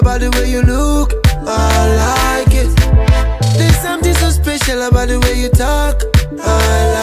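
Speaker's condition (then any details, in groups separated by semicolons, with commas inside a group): No condition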